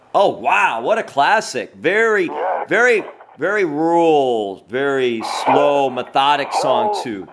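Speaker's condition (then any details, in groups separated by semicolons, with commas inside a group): No condition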